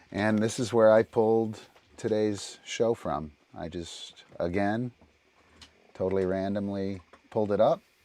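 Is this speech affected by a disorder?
No.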